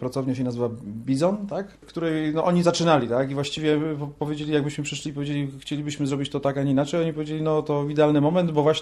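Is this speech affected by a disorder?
No.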